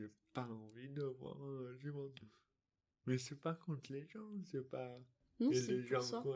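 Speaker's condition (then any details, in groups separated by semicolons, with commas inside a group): Dystonia; articulation difficulties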